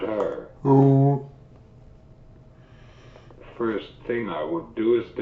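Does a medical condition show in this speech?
Yes: cerebral palsy; uses wheelchair.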